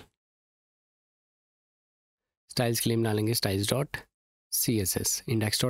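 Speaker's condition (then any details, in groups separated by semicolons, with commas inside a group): No condition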